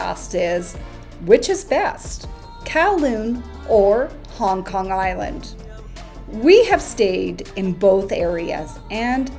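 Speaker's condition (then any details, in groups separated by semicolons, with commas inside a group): No condition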